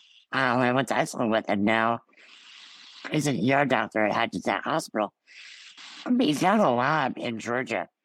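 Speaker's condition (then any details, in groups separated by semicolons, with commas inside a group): Ullrich congenital muscular dystrophy; from birth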